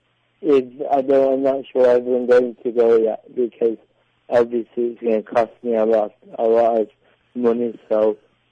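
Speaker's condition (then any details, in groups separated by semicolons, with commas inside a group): Cerebral palsy; back muscle training straightened posture and brought shoulders back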